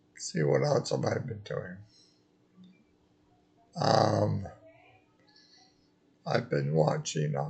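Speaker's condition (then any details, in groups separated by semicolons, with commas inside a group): Multiple sclerosis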